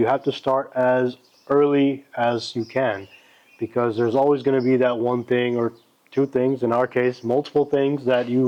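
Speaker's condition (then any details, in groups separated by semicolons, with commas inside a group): No condition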